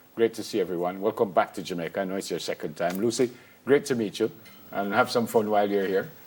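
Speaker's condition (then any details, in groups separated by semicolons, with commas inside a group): No condition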